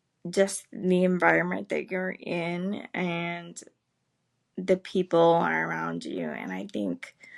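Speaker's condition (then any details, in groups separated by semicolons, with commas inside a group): Cerebral palsy, spastic; able to speak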